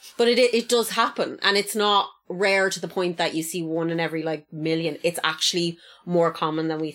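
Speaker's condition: No condition

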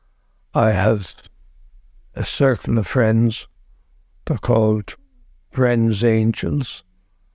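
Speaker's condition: Motor neuron disease; onset about 10 months ago with two falls, initially thought Parkinson's, specialist diagnosis; progressing, cannot walk, legs worsening, has nurse; voice getting worse, expects to lose voice

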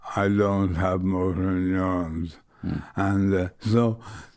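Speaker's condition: Motor neuron disease; bulbar motor neuron disease, affecting throat and neck, about a year since onset, may later affect hands and legs; losing voice, ragged voice, sometimes hard to understand, speaking takes effort, hears own voice differently, swallowing affected

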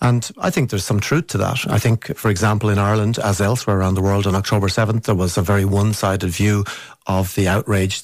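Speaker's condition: No condition

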